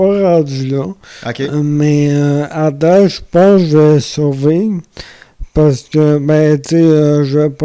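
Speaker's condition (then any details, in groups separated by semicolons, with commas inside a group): Amyotrophic lateral sclerosis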